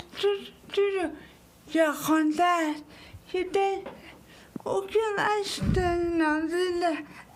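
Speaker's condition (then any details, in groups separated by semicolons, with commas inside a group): Cerebral palsy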